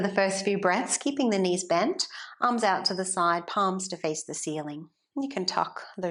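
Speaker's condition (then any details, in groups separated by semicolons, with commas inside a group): No condition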